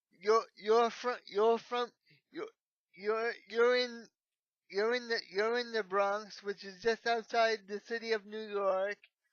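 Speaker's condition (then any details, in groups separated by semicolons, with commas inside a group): Cerebral palsy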